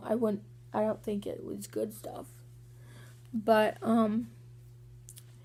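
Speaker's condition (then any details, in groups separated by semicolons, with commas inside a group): Cerebral palsy; walking sometimes hard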